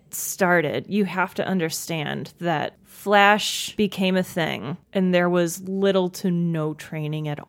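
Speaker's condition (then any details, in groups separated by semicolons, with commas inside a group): No condition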